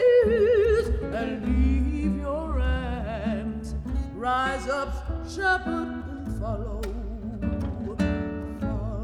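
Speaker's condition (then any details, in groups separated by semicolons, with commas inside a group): No condition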